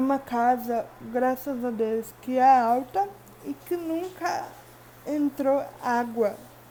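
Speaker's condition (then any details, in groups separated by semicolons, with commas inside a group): Cerebral palsy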